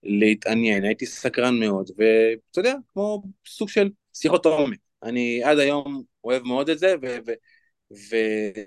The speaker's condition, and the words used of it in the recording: Stuttering. תראה, בתור אחד שאמרת שפעם סבל מגמגום, דיברת פה 16 דקות ברצף.